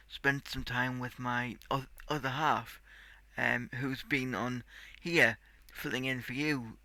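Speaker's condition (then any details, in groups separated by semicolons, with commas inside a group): Cerebral palsy; tight muscles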